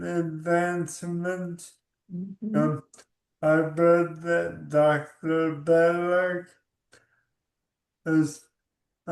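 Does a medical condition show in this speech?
Yes: ALS.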